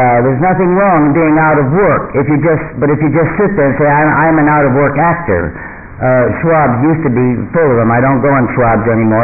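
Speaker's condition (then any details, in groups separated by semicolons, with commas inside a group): No condition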